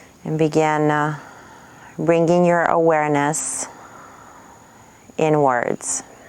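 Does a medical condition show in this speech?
No.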